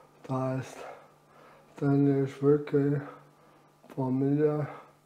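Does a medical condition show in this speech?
Yes: amyotrophic lateral sclerosis.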